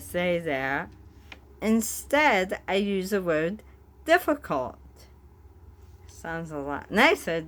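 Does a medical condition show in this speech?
Yes: bulbar ALS, bulbar onset.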